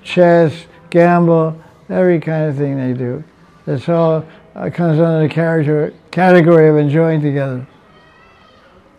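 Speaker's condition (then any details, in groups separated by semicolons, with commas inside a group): Deafness; finds sound way too loud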